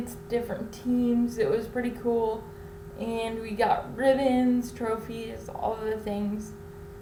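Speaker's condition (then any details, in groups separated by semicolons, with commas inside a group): Cerebral palsy; infant ventilator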